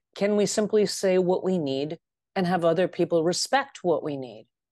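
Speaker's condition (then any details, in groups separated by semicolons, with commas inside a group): No condition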